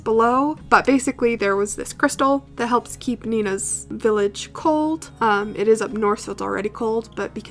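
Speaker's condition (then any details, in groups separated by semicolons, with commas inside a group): No condition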